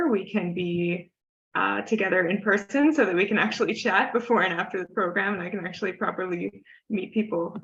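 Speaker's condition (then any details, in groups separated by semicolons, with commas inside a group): No condition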